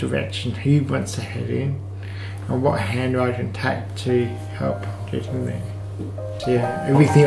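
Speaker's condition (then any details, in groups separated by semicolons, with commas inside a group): Cerebral palsy, mild; speech affected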